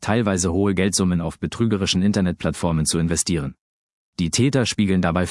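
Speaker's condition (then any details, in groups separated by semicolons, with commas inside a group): No condition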